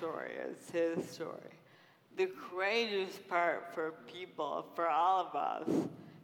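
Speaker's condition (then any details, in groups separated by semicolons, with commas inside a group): Friedreich's ataxia; over two decades since onset, unable to walk, uses wheelchair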